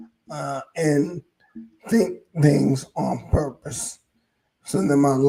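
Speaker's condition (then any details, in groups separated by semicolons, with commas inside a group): ALS; hoarse voice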